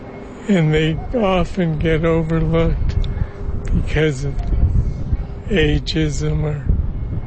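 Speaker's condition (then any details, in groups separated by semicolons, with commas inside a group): Parkinson's disease; Parkinson's disease diagnosed nearly 3 decades ago; attending boxing exercise class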